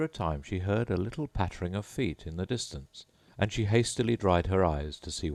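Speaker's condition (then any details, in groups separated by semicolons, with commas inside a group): No condition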